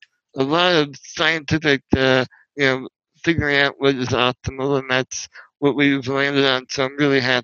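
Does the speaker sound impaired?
Yes: spinal muscular atrophy; wheelchair user.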